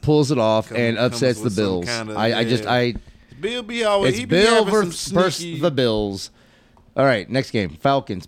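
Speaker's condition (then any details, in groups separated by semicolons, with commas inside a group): No condition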